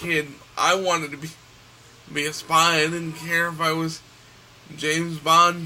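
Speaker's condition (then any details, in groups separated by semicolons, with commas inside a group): Cerebral palsy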